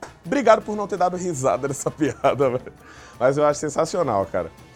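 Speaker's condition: No condition

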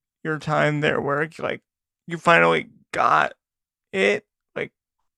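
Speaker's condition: Cerebral palsy; fast talking radio voice

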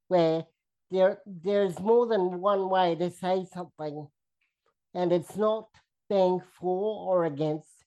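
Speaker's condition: Cerebral palsy; diagnosed at eight months old

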